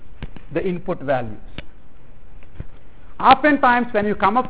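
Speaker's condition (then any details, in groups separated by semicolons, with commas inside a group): No condition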